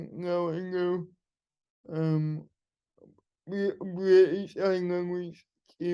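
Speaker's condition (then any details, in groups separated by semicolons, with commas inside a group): Cerebral palsy; wheelchair user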